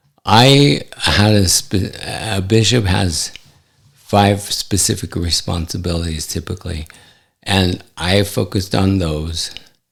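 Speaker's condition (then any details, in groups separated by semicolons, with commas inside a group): ALS; affects hand function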